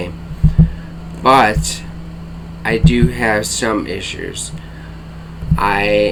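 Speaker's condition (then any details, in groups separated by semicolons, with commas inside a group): ALS; bulbar onset, face, tongue, mouth muscles; slurring began about a year ago, breathing monitored; slurred slow speech, weak tongue, tires talking, swallowing difficulty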